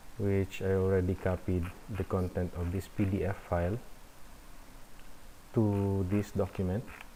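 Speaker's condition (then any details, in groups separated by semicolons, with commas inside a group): No condition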